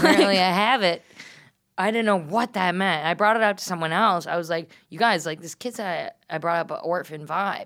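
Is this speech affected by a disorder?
No.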